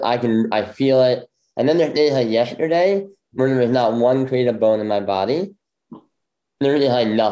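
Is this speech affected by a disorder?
Yes: bilateral cleft lip; congenital bilateral.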